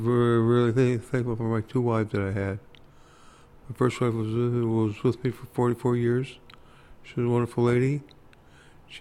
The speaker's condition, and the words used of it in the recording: Parkinson's disease. So I have a hard time walking, I have a hard time talking.